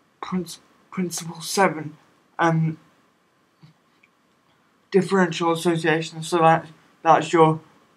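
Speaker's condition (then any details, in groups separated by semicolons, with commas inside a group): Cerebral palsy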